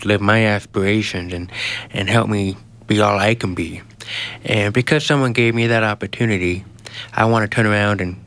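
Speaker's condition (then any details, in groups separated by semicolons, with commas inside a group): Genetic hearing loss; congenital genetic 90% hearing loss inherited from father, diagnosed almost age two, no cochlear implant; hearing aid, earlier body aid, twelve years speech and listening therapy, Child Shall Speak program; speaks well after years of therapy, trouble understanding unfamiliar accents on phone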